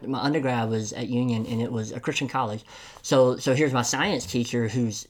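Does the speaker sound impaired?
Yes: cleft lip and palate; congenital.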